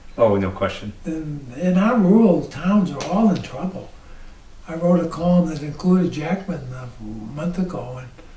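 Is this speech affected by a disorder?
Yes: ALS.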